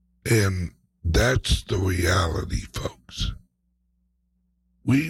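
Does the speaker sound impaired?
Yes: speech impediment, mild.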